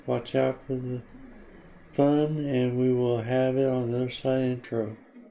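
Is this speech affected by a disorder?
Yes: Parkinson's disease.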